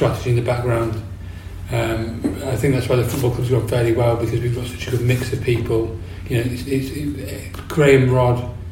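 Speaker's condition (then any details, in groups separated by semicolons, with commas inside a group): Parkinson's disease; new since onset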